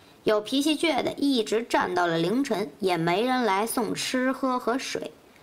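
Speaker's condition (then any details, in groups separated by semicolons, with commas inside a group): No condition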